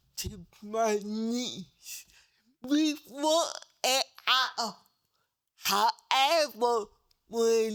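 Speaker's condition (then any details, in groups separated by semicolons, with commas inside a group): Cerebral palsy; diplegia, multiple surgeries; speech therapy in childhood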